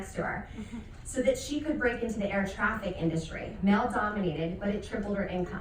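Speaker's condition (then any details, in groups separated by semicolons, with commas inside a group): No condition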